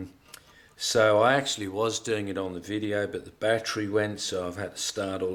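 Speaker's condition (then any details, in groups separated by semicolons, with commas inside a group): No condition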